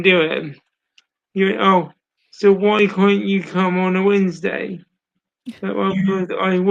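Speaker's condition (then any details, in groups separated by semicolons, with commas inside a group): Cerebral palsy; speech impairment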